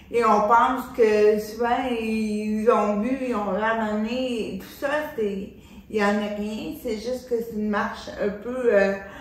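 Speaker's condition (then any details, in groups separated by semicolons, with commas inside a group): Cerebral palsy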